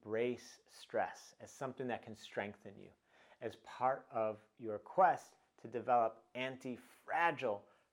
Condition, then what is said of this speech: None; typical speech.